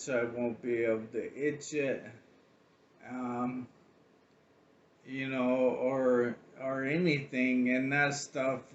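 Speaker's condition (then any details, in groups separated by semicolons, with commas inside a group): ALS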